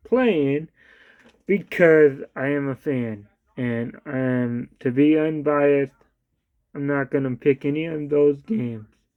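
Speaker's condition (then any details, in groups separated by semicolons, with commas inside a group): Cerebral palsy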